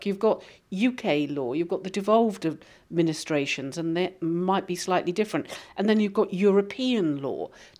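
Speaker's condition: No condition

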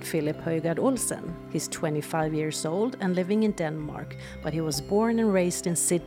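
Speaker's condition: No condition

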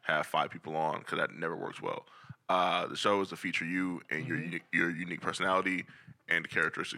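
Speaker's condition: No condition

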